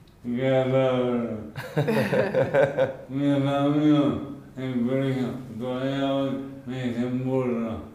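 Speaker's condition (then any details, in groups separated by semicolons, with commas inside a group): Amyotrophic lateral sclerosis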